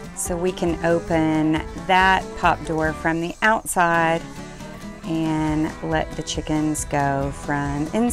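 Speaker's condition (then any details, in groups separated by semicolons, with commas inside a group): No condition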